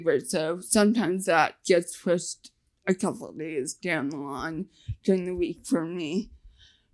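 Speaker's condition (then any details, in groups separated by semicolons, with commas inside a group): Facial paralysis (nf2-swn)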